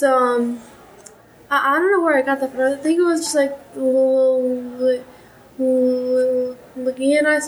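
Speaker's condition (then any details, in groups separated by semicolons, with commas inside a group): Stuttering; younger brother also stutters, speech therapy with Lee and school therapy, former fluency techniques, earlier much struggle; age 16, stutters openly, no fluency goal, no longer uses speech techniques or tools; stuttering same amount as before but less effortful, varies over time, neither better nor worse; repeated sounds, prolonged sounds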